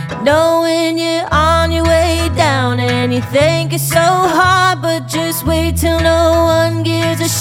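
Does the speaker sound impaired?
No.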